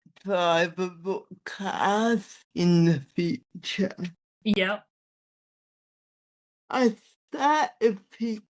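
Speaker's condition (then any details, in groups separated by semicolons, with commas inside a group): Athetoid spastic cerebral palsy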